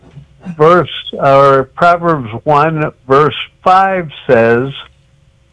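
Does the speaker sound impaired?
Yes: cerebral palsy.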